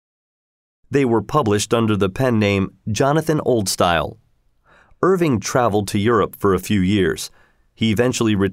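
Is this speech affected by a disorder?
No.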